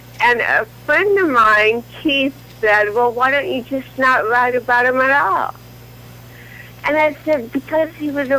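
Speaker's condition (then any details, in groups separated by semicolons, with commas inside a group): Cerebral palsy; from birth, leg spasticity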